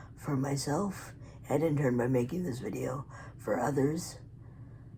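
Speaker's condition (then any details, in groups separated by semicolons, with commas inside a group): Cerebral palsy; physically disabled; articulate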